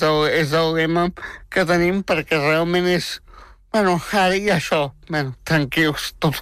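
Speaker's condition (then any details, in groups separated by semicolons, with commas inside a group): Spastic tetraplegic cerebral palsy; wheelchair user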